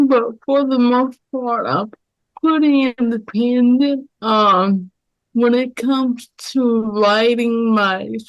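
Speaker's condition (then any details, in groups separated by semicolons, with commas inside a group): Cerebral palsy; very independent; speech most affected area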